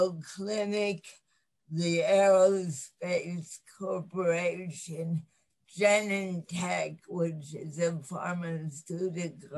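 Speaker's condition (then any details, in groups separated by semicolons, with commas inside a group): Cerebral palsy; lifelong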